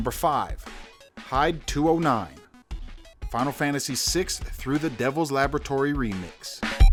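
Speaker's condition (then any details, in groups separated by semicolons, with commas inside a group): No condition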